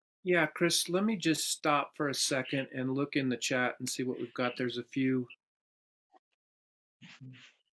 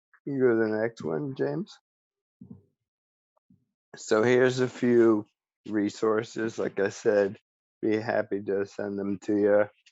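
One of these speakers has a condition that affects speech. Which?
The second: ALS; about 1.5 years since diagnosis, slow progression; speech still preserved.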